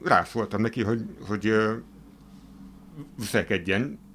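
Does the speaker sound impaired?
Yes: hearing impairment; hard of hearing, wears hearing aids.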